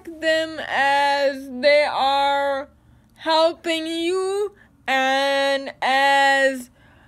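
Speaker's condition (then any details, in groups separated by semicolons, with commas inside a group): Cerebral palsy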